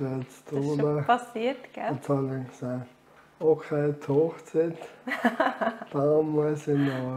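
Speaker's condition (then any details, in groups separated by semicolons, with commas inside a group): Amyotrophic lateral sclerosis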